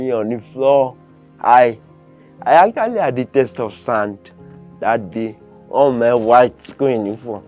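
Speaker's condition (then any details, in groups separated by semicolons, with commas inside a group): Cerebral palsy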